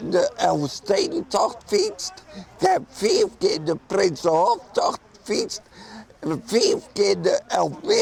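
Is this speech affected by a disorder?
Yes: acquired brain injury; serious accident at young age.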